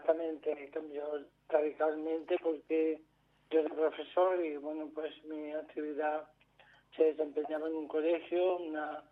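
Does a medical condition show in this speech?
Yes: amyotrophic lateral sclerosis; progressive.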